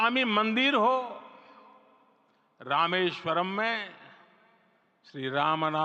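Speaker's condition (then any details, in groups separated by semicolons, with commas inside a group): No condition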